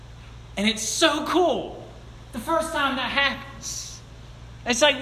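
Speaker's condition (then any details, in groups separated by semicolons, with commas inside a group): No condition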